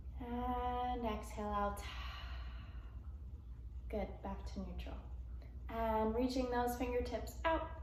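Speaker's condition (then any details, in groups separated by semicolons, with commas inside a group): No condition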